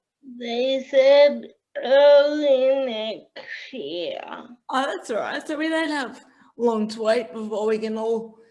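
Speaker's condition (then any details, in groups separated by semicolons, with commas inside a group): Cerebral palsy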